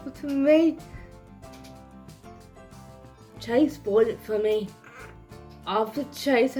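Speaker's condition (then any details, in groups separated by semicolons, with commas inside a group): Cerebral palsy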